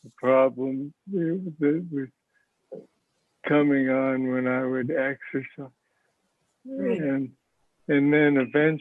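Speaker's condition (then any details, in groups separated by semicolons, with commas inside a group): Parkinson's disease; speech sounds like mush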